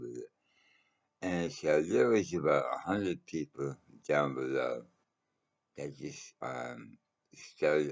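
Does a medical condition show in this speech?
Yes: mouth cancer.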